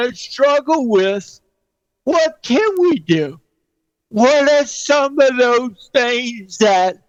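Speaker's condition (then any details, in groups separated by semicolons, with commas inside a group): Cerebral palsy; present since birth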